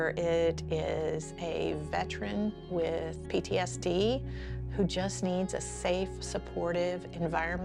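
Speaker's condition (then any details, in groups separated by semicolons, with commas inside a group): No condition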